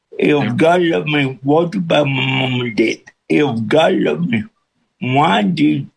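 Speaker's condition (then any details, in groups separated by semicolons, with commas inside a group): Cerebral palsy with speech impediment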